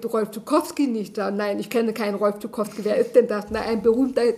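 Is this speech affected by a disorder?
Yes: deafness; can speak aloud.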